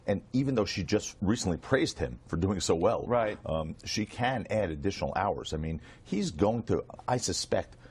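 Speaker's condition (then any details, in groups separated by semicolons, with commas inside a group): No condition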